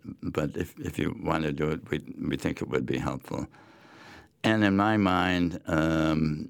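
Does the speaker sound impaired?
Yes: head and neck cancer; large inoperable base-of-tongue tumor in 80s, biopsy by dr. Yarbrough at Yale, clinical trial chemoradiation; after 8 weeks weekly chemo and weekday radiation, fatigue, wheelchair near end of treatment; before diagnosis, tongue moved awkwardly, swallowing problems and coughing, barium swallow at Norwalk Hospital.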